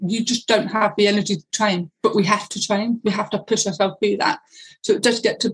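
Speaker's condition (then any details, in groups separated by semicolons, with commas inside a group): Deafness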